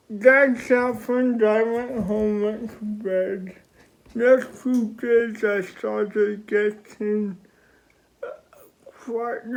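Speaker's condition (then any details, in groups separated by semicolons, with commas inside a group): Cerebral palsy; respiratory complications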